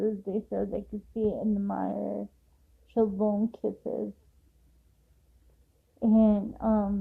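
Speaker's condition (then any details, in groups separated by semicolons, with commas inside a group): Cerebral palsy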